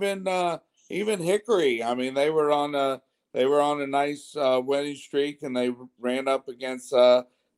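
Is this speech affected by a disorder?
No.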